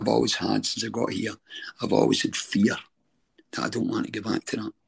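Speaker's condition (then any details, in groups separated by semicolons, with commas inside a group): Throat cancer treatment effects, stage 4 throat cancer; neck nerves repaired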